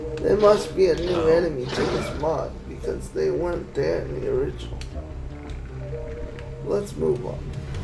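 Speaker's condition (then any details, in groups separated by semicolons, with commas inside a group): Cerebral palsy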